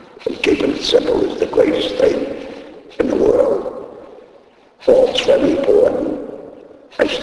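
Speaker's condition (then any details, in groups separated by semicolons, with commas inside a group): Laryngectomy; needs thumb to talk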